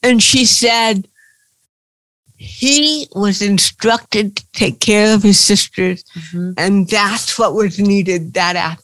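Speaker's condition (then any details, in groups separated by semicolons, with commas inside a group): Cerebral palsy; since birth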